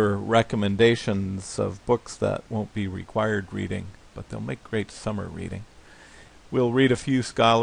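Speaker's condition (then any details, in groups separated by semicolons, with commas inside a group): No condition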